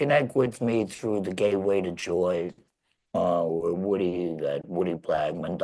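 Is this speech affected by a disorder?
Yes: laryngectomy; 11 years since surgery.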